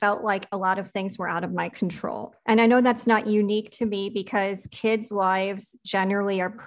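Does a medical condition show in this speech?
Yes: cleft palate; congenital cleft palate, surgeries from early childhood through adolescence, full cleft revisions, ear tubes in and out; speech, breathing and swallowing issues in childhood, speech therapy until about adolescence.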